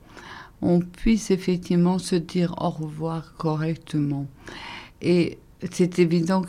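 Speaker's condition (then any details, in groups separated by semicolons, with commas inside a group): ALS (Charcot's disease); breathing difficulties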